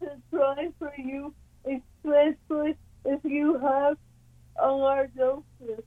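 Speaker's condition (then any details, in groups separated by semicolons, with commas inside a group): Cerebral palsy; works with kinesiologist two days a week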